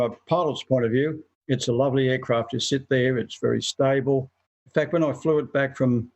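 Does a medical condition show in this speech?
No.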